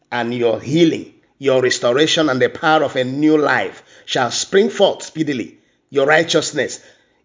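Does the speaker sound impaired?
No.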